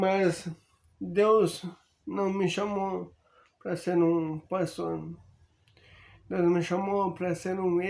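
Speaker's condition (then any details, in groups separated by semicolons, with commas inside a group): Amyotrophic lateral sclerosis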